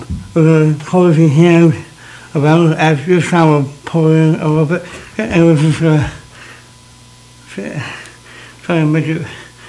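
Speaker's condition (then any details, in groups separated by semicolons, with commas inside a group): Cerebral palsy; present from birth; able to talk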